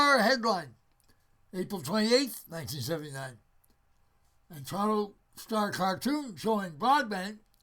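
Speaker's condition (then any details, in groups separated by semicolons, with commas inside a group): Parkinson's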